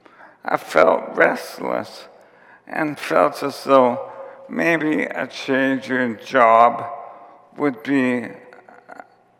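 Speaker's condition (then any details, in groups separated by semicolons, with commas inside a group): ALS; onset with tiredness and clumsiness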